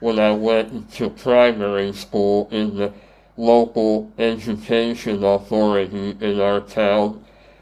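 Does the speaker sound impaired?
Yes: Treacher Collins syndrome; congenital, cleft palate and jaw surgeries, tracheostomy, deaf three years, bone conduction hearing aids, speech therapy; adult, wears hearing aid, tracheostomy scar, does public speaking; voice distorted, some cannot understand, worse on telephone, repeating takes energy, intelligible after years of therapy.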